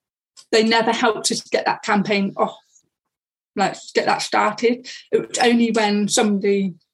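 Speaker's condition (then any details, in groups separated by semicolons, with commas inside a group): Deafness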